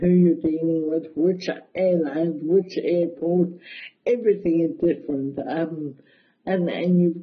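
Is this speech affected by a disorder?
Yes: cerebral palsy, mild; speech affected a bit.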